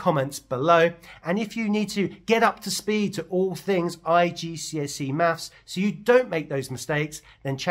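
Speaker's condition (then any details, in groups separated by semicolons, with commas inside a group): No condition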